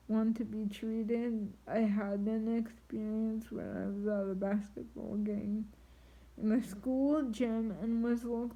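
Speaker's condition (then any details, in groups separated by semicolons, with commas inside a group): Triplegic cerebral palsy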